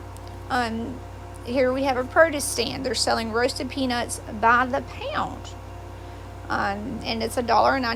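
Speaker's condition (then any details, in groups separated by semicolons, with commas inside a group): No condition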